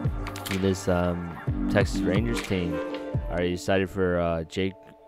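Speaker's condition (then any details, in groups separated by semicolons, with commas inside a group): No condition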